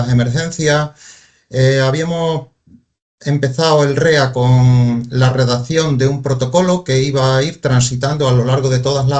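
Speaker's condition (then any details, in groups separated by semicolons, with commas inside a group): No condition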